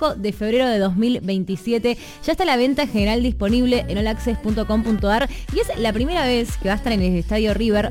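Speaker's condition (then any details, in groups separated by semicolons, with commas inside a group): No condition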